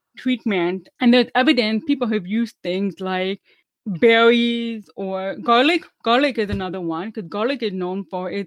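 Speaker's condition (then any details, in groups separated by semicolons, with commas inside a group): Deafness; about 25 years spent passing as hearing, relearned to speak; uses hearing aids and closed captioning, not fluent in sign language; speaks well per others, about 10 years of speech therapy, makes sense of auditory cues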